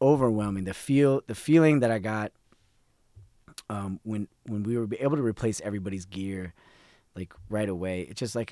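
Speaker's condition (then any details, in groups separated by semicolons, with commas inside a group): No condition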